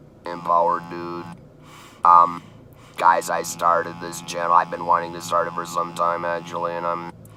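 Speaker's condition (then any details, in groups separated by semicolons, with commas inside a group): Laryngeal cancer laryngectomy, electrolarynx; tracheostomy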